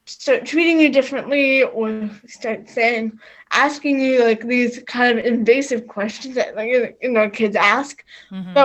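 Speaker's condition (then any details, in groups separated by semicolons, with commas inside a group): Cerebral palsy; quadriplegic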